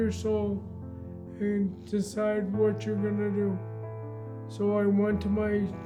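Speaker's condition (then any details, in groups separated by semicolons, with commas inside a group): Primary lateral sclerosis; upper motor neurons, progressive weakness and stiffness; worsening left side weakness, outpatient rehab; voice changed, in speech therapy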